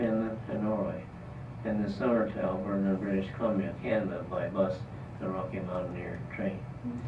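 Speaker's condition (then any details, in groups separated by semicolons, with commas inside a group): Parkinson's disease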